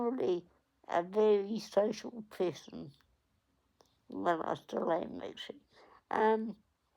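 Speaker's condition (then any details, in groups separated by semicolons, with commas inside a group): Cerebral palsy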